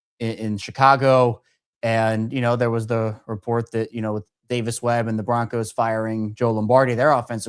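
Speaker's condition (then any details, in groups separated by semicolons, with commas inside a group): No condition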